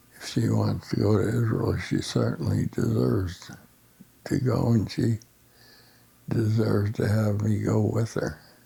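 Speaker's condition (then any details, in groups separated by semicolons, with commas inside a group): Essential tremor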